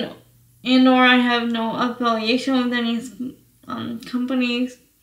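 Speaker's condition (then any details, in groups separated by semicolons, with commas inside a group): Cerebral palsy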